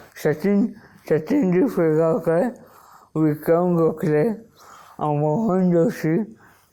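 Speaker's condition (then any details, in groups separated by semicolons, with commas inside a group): Wilson's disease; onset at age 16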